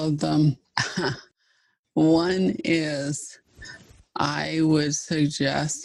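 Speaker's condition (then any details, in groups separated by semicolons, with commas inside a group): ALS (Lou Gehrig's disease)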